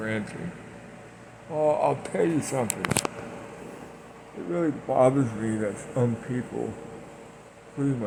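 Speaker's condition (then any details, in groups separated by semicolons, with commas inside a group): Parkinson's; speech impediment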